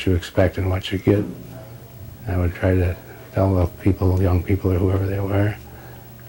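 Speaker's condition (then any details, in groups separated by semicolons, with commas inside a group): Parkinson's disease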